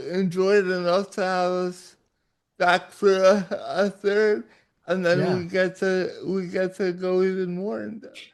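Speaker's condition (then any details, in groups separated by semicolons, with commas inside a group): Cerebral palsy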